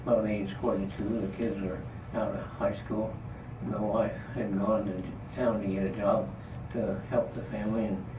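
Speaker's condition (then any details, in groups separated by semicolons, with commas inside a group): Parkinson's disease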